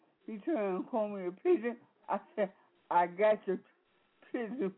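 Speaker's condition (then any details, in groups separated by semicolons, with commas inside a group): Speech impediment; voice affected by disability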